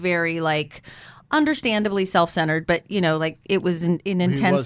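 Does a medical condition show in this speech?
No.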